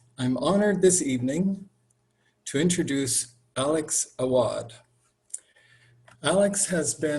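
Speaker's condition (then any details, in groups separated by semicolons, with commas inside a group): No condition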